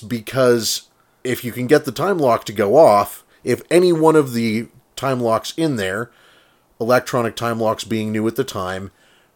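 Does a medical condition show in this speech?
No.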